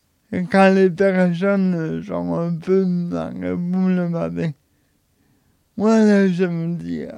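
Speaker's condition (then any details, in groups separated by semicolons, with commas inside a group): Cerebral palsy; age 31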